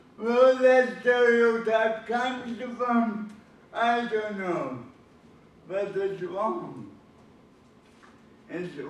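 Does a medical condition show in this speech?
Yes: cerebral palsy.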